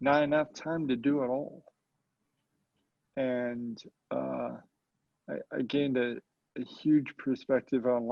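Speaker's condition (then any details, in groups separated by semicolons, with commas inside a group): Cerebral palsy, mild; mild form affects speech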